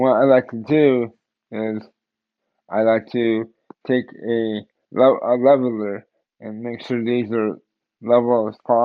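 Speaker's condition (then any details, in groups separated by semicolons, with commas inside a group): Cerebral palsy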